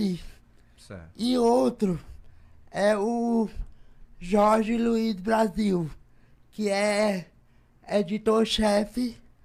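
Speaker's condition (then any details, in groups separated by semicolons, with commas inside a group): Cerebral palsy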